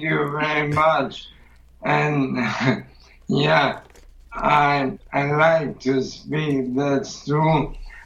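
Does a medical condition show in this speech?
Yes: ALS; progressive muscle weakness first noticed doing push-ups, initially blamed on accident; weight loss, falls, trouble using hands and arms, can no longer write; sounds drunk to strangers, voice weakened and more bubbling since Camino, wife Steffi helps explain.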